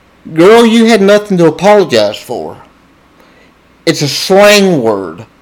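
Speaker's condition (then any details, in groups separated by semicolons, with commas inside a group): Cerebral palsy, spastic diplegia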